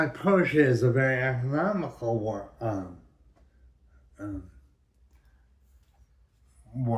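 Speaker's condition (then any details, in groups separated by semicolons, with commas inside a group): Brain injury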